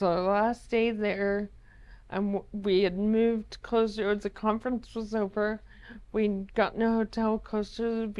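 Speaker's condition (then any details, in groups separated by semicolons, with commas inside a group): ALS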